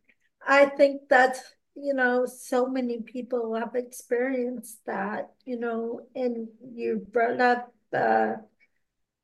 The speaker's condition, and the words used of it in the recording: Aphasia. I also have aphasia, So I can't always pick out the words I need right now.